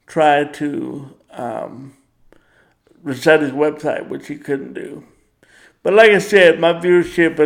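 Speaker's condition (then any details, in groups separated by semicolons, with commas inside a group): Cerebral palsy; power wheelchair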